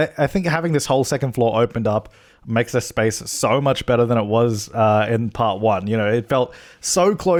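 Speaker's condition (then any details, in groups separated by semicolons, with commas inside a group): No condition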